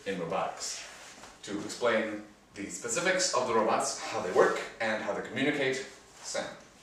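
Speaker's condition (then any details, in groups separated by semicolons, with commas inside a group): No condition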